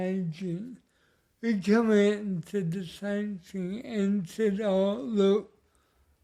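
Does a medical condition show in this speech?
Yes: cerebral palsy; speech noticeably affected.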